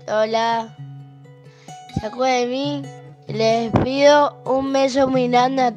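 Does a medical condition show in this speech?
Yes: Williams syndrome; genetic cause, diagnosed in infancy, confirmed by genetic studies, geneticist at Posadas recommended; age 8.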